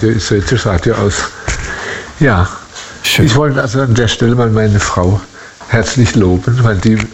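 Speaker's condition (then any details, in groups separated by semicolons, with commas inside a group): Parkinson's disease; first symptoms around age 40, arm not swinging while walking, physiotherapy unhelpful, diagnosed by medication response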